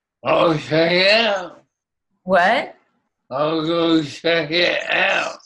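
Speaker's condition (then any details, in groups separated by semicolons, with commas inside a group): ALS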